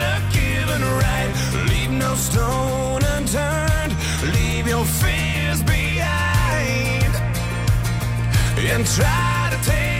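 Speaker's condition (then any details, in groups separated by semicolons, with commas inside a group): No condition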